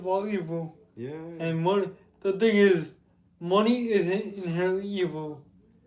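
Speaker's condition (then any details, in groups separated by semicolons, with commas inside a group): Cerebral palsy; with developmental delay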